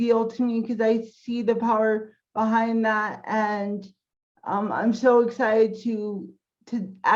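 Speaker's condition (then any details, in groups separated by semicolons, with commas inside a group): Cerebral palsy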